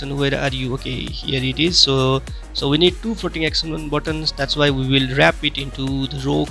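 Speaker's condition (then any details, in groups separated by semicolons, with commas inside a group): No condition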